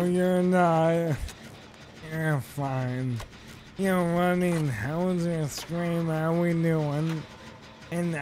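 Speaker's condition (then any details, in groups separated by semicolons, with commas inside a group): ALS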